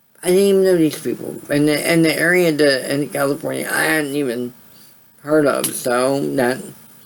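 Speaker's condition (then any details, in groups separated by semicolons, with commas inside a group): Cerebral palsy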